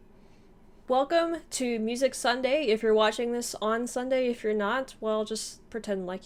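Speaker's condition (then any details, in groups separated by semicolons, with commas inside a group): No condition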